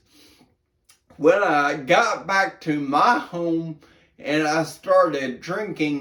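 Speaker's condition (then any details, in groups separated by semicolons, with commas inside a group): Brain injury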